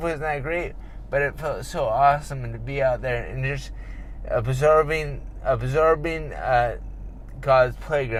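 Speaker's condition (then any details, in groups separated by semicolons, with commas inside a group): Traumatic brain injury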